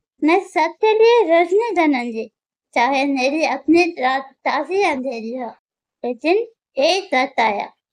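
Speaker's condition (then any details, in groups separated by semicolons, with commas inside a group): Muscular dystrophy; wheelchair user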